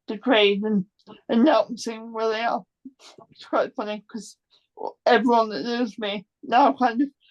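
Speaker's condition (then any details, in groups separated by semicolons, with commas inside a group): Cerebral palsy; complex form, present from birth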